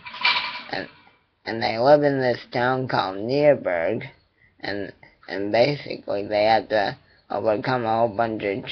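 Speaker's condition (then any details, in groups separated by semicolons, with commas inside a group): Cerebral palsy; attending therapy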